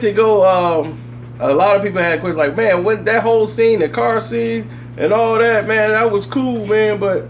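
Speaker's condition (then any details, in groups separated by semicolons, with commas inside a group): No condition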